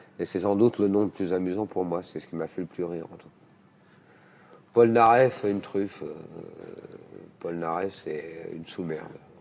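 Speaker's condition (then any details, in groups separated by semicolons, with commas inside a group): No condition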